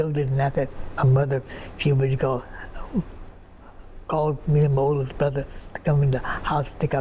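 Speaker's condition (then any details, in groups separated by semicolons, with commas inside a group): Partial right-side paralysis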